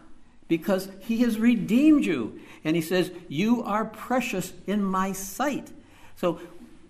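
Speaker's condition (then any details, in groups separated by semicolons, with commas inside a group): No condition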